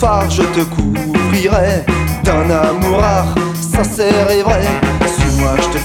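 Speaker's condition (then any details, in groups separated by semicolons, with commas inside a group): No condition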